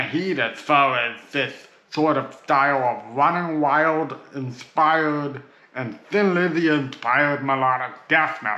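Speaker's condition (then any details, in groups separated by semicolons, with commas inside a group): Cerebral palsy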